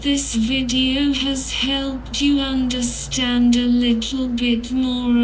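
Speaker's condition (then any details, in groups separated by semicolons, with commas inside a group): Cerebral palsy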